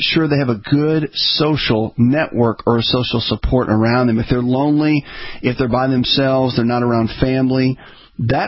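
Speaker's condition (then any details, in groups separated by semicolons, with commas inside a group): No condition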